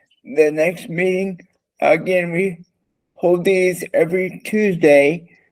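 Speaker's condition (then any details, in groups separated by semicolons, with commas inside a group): Cerebral palsy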